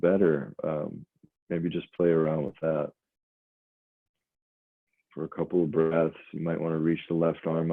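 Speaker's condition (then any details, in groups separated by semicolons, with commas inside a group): No condition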